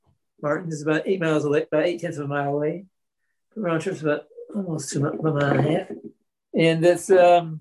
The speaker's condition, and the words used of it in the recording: Parkinson's disease. And you shared with me that it has impacted your speech, which I mentioned at the beginning of our interview time together.